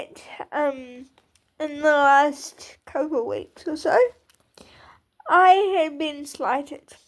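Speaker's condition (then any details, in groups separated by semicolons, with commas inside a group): Cerebral palsy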